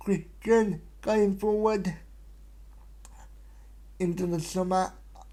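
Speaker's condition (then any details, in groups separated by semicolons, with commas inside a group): Cerebral palsy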